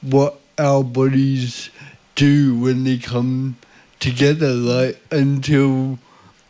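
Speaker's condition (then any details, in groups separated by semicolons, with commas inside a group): Cerebral palsy; visible disability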